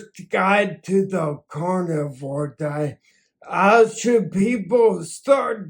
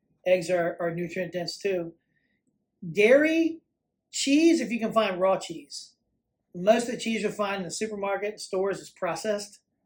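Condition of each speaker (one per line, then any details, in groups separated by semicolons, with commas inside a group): Ataxia; acquired form
No condition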